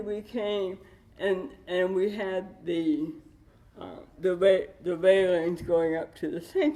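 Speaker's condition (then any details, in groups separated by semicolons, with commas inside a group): Cerebral palsy with dystonia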